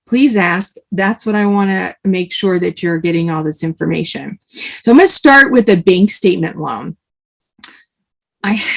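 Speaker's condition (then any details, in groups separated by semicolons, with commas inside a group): No condition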